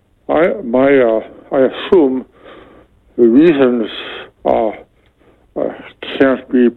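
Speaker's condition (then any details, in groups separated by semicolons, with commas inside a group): Medication-induced speech impediment; speech impediment caused by Abilify; trying hard to make self understood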